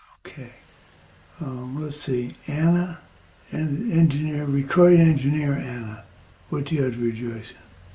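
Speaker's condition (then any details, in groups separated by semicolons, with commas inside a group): Parkinson's; progressing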